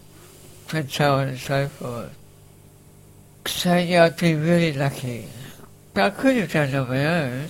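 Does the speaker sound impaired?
Yes: facioscapulohumeral muscular dystrophy, facioscapulohumeral (FSHD); diagnosed about age 10.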